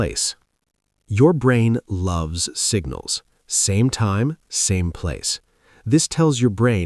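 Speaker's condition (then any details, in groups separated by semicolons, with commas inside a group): No condition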